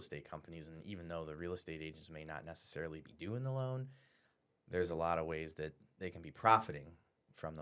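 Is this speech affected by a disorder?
No.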